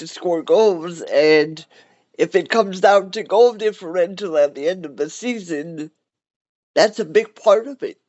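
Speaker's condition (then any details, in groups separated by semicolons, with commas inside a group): Cerebral palsy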